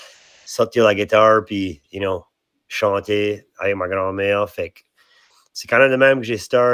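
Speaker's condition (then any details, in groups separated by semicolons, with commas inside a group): No condition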